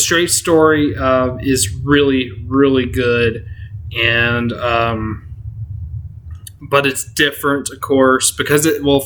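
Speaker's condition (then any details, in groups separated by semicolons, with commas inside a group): No condition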